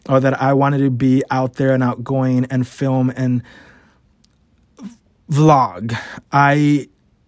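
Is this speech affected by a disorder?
Yes: stutter; adult stutter, noticed at work and by ex-fiance; here prolonged sounds, blocks.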